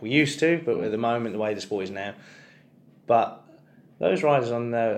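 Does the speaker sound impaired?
No.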